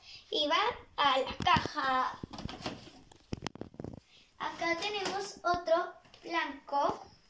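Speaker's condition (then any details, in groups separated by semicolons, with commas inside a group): No condition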